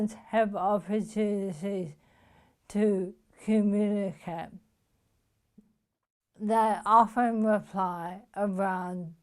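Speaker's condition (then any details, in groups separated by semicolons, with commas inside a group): Motor neuron disease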